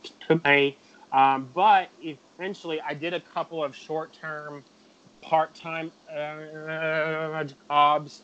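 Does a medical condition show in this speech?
Yes: stuttering; chronic developmental stuttering, onset about age 3 to 3.5 per parents, not outgrown, persisted into adulthood; still stutters, describes it as a communication disability, avoids answering unknown phone calls; here blocks.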